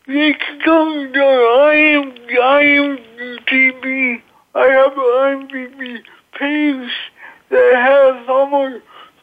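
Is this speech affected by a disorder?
Yes: cerebral palsy.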